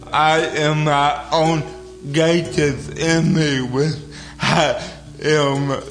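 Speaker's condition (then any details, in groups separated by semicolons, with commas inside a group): Cerebral palsy; singing voice at church years ago described by pastor as not the most beautiful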